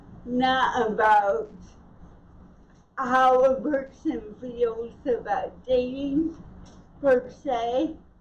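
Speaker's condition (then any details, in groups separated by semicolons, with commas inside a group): Cerebral palsy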